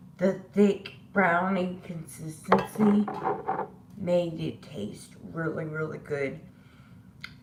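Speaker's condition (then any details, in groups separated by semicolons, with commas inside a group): Disability causing slurred speech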